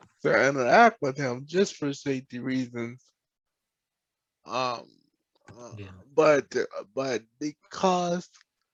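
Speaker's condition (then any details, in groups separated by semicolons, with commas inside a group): Cerebral palsy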